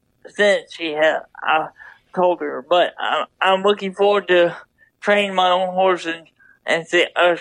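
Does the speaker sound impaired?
Yes: double hemiplegia cerebral palsy; left brain involvement.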